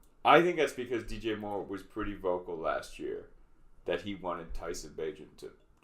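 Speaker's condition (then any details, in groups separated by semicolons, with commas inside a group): No condition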